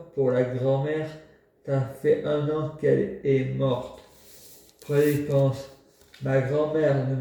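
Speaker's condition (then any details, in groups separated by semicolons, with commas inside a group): Multiple sclerosis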